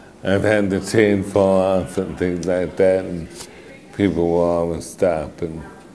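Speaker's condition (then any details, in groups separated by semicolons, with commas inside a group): Mitochondrial disorder; mitochondrial disorder, walking very difficult; progressive disability; affects speech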